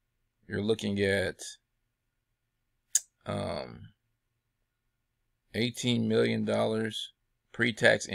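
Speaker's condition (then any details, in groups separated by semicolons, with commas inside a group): No condition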